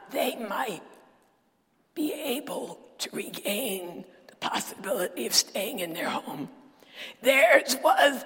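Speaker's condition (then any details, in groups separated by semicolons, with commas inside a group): Dysphonia; sultry voice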